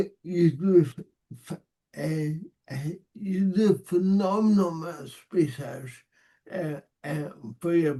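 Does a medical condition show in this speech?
Yes: cerebral palsy.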